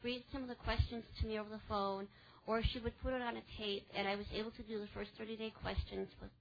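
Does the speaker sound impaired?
Yes: cleft palate; congenital.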